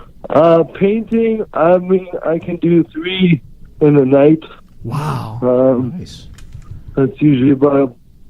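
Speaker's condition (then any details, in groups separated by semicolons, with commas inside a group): Cerebral palsy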